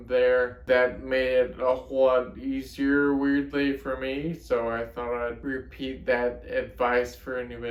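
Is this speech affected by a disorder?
Yes: Friedreich's ataxia; fine motor difficulty, needs pressure relief; sits for long periods, uses button hook, ankle rolling.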